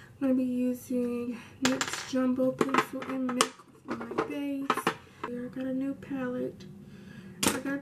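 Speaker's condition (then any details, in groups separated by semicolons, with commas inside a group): No condition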